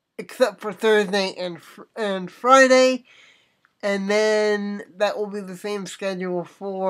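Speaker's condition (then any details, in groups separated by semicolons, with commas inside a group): Cerebral palsy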